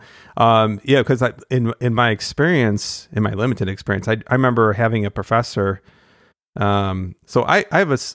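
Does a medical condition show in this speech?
No.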